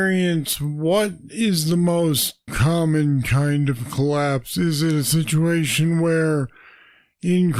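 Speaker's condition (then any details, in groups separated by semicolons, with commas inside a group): Parkinson's disease; deep brain stimulators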